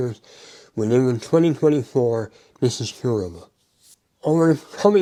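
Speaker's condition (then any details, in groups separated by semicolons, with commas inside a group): Mouth cancer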